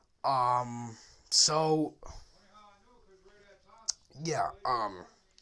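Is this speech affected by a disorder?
No.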